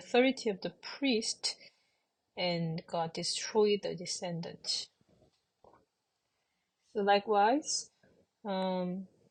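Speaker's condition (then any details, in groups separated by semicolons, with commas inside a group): No condition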